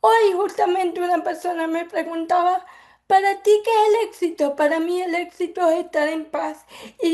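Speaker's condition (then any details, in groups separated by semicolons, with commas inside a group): Cerebral palsy; affects speech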